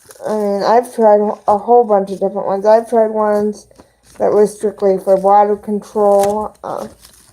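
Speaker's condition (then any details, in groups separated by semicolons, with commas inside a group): Cerebral palsy; both hands affected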